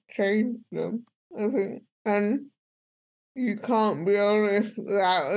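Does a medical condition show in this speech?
Yes: cerebral palsy.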